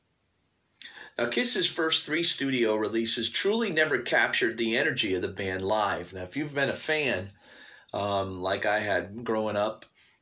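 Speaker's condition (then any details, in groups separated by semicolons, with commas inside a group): No condition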